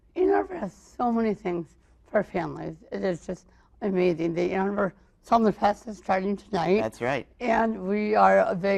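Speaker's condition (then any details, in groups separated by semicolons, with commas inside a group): Cerebral palsy, mild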